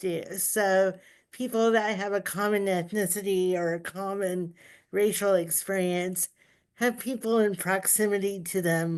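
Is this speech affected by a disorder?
Yes: cerebral palsy; uses power wheelchair.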